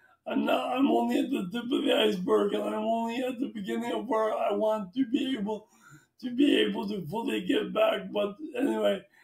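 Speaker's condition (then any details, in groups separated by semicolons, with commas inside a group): Traumatic brain injury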